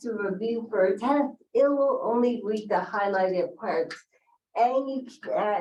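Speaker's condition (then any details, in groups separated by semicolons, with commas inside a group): Cerebral palsy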